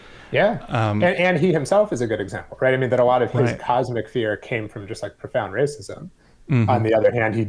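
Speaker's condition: No condition

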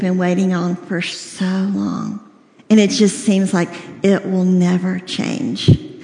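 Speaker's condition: Cleft lip and palate, severe

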